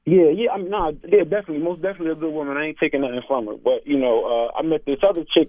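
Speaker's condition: No condition

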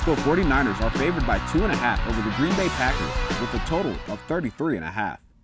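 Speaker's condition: No condition

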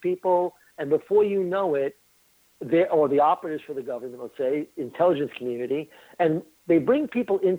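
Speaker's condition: No condition

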